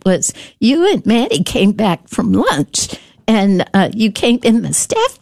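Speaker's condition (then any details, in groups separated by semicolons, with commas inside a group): Spasmodic dysphonia; speech therapists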